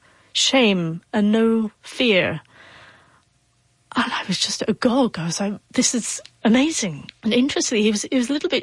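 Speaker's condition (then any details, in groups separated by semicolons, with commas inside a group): Stutter; neurological stutter, not psychological, hid stammer about ten years by age sixteen; still stutters, needs more time to speak; hid stutter by withdrawing and speaking little, feared phone, typing gave artificial fluency, deep breaths don't help; prolonged sounds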